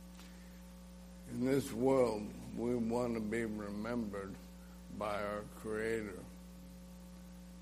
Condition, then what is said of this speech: ALS (motor neuron disease). You know, swallowing is a problem.